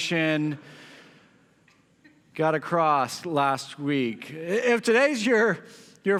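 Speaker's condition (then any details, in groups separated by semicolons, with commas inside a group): No condition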